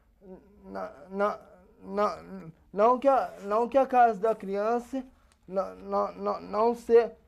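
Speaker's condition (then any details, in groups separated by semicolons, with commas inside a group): Cerebral palsy; age 27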